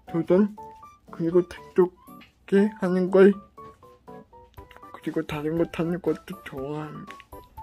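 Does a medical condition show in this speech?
Yes: cerebral palsy; brain lesion.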